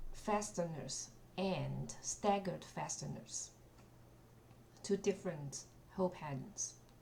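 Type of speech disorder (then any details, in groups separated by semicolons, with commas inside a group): None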